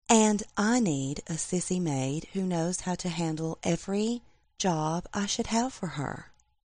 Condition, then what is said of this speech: None; typical speech.